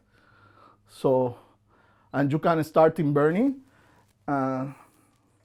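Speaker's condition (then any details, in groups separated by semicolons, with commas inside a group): No condition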